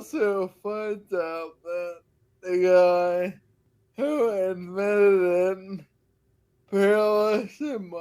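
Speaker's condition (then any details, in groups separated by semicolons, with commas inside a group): Friedreich's ataxia; uses a wheelchair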